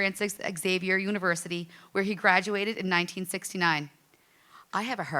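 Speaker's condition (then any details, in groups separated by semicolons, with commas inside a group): No condition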